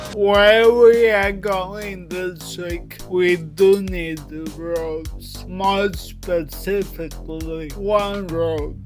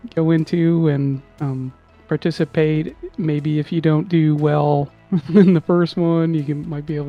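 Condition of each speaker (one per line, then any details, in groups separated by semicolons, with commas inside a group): Cerebral palsy; lack of oxygen at birth, fine motor impairment, cannot handwrite
No condition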